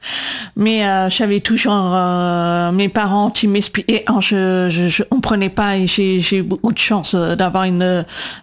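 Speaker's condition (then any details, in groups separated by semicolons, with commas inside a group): Profound congenital deafness, congenital, due to cytomegalovirus (CMV); 20 years speech therapy for speaking and voice control, LPC cued speech, AI struggles to understand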